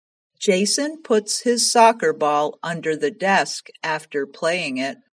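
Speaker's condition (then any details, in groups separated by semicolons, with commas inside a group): No condition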